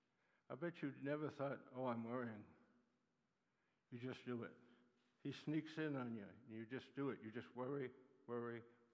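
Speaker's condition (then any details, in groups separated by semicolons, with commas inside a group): Parkinson's disease; Parkinson's attacks muscles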